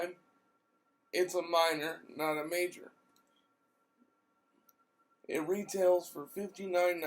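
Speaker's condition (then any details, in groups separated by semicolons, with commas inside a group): Cerebral palsy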